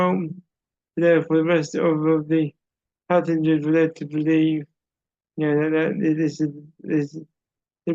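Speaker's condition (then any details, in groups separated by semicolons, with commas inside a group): Cerebral palsy; audible speech impairment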